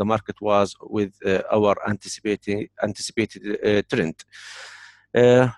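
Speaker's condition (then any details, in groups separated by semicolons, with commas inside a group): No condition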